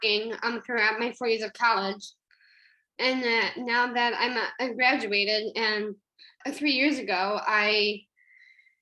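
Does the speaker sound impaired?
Yes: Down syndrome; called wonderful speaker.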